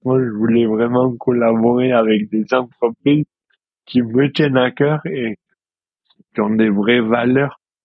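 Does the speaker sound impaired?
Yes: dystonia; neurological movement disorder, present since birth, rare, affects fine motor skills, judo from age three to offset motor troubles; speech difficulties.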